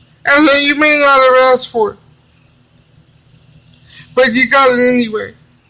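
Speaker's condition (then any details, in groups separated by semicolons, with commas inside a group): Cerebral palsy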